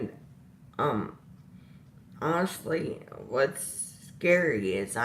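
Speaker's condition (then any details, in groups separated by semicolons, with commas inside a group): Disability causing slurred speech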